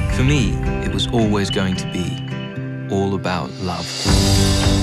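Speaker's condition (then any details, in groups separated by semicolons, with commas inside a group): No condition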